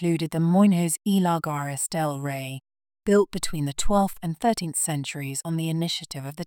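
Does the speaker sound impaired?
No.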